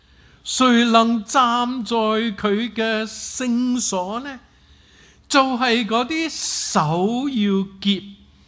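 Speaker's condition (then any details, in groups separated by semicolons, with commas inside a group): No condition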